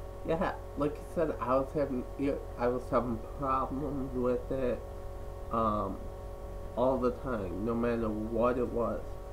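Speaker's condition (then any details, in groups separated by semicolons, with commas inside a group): Cerebral palsy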